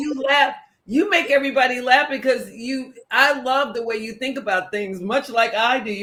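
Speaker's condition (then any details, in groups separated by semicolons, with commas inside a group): No condition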